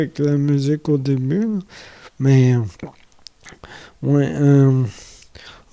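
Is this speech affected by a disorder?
Yes: amyotrophic lateral sclerosis.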